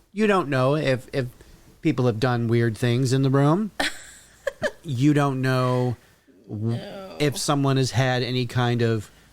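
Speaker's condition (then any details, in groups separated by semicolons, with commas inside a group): No condition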